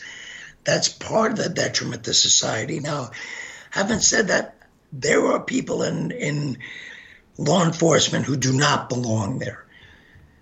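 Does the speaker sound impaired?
Yes: gunshot injury to voice box; shot 15 times.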